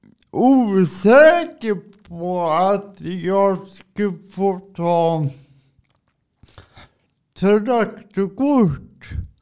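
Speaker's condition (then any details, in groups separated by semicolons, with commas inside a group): Cerebral palsy; from birth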